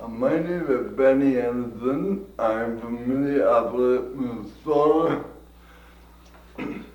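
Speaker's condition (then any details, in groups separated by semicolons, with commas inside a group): Cerebral palsy; from birth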